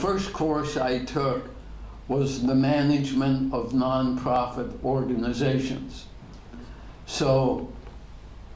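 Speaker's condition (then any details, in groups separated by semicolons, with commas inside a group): ALS; degenerative; diagnosed ten years ago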